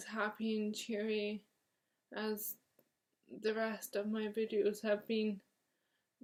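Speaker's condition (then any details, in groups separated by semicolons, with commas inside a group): Motor neurone disease; onset in left hand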